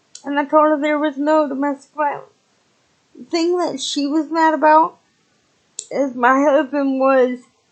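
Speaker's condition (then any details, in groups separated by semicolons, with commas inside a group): Cerebral palsy, spastic, severe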